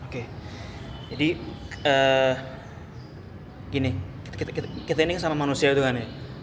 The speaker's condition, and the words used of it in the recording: Stuttering. Jadi memang kadang-kadang tuh bisa muncul tuh di kondisi-kondisi memang yang gak nyaman tadi karena juga di, di kondisi yang, yang misalkan kita ketemu dengan orang baru bisa juga